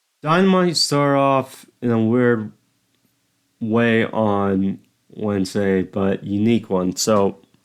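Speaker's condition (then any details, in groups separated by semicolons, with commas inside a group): No condition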